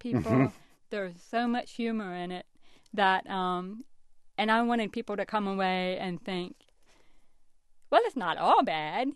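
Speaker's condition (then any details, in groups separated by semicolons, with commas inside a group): Deafness; wears hearing aids, lip reader, as schoolchild used microphone amplifying teacher's voice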